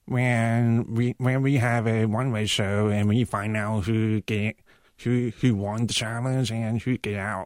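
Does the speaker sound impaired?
Yes: profound deafness; cochlear implants received at age 18, interpreter used on Project Runway.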